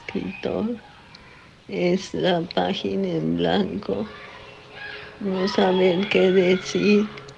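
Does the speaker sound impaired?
Yes: Parkinson's disease; diagnosed in forties, body currently immobile; recently diagnosed, tearfulness as Parkinson symptom, mind clear; speaks a little slowly, still able to talk.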